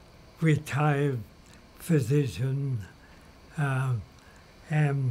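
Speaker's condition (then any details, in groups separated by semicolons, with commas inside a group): ALS; symptoms two and a half years, non-invasive ventilation eighteen months, no tracheotomy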